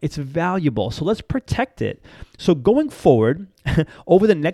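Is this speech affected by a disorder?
No.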